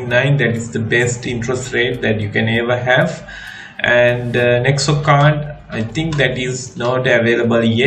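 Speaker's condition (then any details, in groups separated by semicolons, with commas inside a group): No condition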